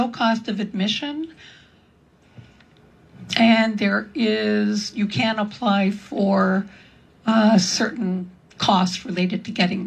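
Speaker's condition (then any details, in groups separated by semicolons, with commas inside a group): No condition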